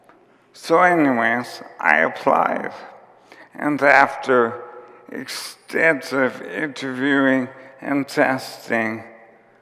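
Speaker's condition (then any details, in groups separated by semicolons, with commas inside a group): ALS; onset with tiredness and clumsiness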